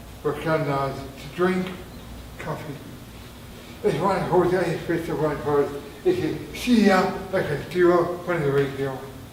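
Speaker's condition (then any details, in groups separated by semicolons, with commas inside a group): Traumatic brain injury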